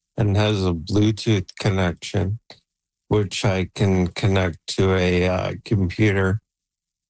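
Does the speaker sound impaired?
Yes: ALS; age 48, Neuralink N1 brain implant about 3 months, Toronto Western Hospital trial, thought-controlled computer; voice banked with 11 Labs for AI voice, communicating by computer through Neuralink implant; voice declining, expects soon to lose ability to talk.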